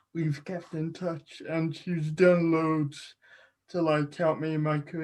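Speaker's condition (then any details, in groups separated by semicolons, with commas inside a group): Cerebral palsy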